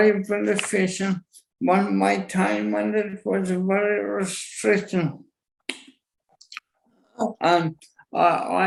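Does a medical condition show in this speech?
Yes: motor neuron disease; about 18 plus years since onset, physiotherapy, still mobile; uses breathing machine, physiotherapy for breathing.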